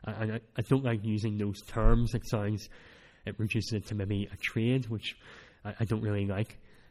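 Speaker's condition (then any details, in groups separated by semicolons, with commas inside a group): Cleft palate; speech not that clear at times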